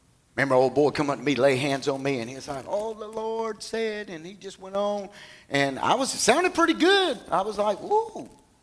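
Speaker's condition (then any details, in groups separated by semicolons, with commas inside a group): No condition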